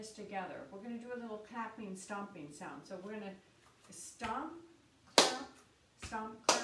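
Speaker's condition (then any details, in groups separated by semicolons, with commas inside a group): No condition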